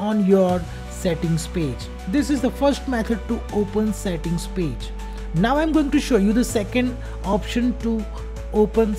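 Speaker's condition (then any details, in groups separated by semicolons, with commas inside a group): No condition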